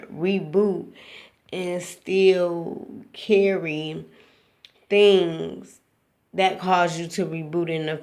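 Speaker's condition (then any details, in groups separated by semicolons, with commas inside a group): Cerebral palsy, spastic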